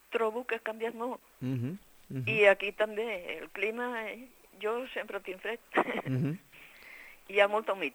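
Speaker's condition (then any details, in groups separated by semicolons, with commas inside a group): No condition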